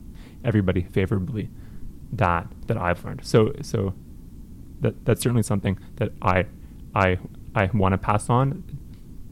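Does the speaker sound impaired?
Yes: stuttering; persisting into adulthood, no cure, managed, no family history, past blocks up to 30 seconds; always stutters, varies by day and week, no clear pattern, retimes breaths, Israeli Zoom support group; more when nervous, less when angry, tends not to block when singing, uncoordinated breathing contributes; here repeated words, blocks.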